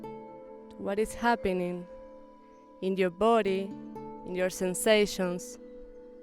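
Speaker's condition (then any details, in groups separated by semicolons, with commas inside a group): No condition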